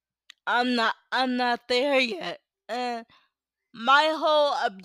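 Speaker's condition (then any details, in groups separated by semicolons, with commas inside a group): Cerebral palsy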